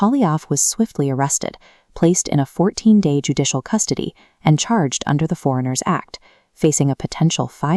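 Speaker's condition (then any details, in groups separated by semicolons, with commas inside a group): No condition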